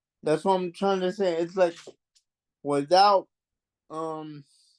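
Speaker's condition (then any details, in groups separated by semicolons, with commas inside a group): Cerebral palsy; mild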